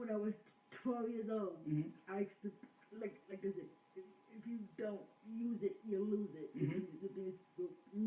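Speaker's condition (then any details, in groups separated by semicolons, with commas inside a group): Cerebral palsy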